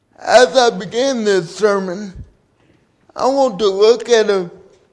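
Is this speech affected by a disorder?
Yes: cerebral palsy; 37 years since onset, carried by parents and friends since birth.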